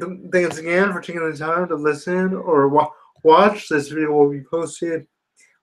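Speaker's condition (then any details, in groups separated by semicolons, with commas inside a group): Spastic quadriplegia cerebral palsy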